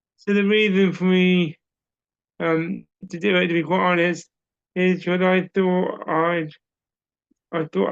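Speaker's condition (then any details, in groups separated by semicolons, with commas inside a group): Cerebral palsy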